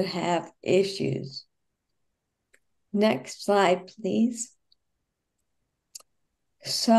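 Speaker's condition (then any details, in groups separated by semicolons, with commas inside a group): Friedreich's ataxia; onset age 19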